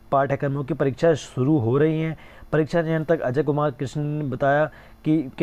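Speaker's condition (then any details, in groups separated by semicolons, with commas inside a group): No condition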